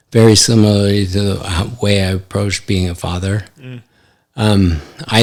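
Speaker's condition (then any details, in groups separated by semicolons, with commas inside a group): ALS; affects hand function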